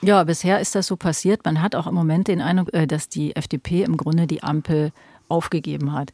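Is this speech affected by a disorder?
No.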